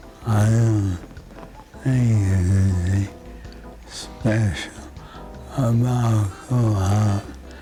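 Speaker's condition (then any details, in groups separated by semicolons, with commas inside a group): Parkinson's disease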